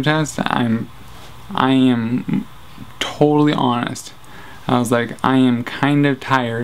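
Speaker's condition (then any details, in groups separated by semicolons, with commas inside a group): Traumatic brain injury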